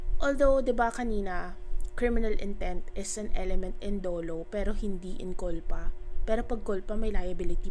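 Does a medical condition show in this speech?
No.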